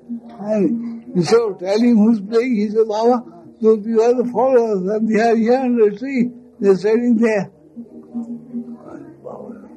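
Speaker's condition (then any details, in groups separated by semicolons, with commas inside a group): Speech loss after head injury; speech feels heavy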